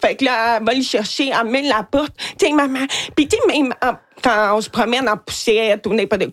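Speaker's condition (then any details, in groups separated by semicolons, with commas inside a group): Deafness with cochlear implant; hard to tell who is speaking, own singing described as not very nice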